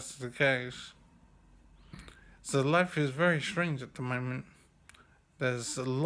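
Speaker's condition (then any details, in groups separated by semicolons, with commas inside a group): Severe brain injury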